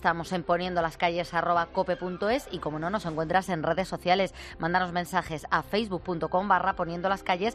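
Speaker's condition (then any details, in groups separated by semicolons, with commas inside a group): No condition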